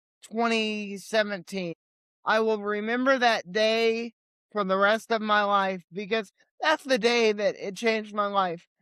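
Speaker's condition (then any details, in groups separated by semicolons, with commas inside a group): Cerebral palsy; limited mobility, legs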